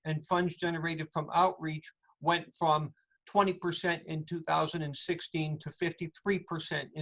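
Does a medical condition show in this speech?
No.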